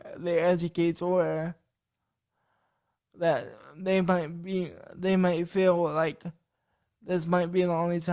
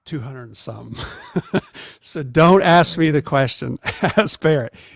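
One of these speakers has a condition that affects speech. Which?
The first: cerebral palsy; cannot type, dictates writing; atypical speech, concentrates on voice and pronunciation publicly.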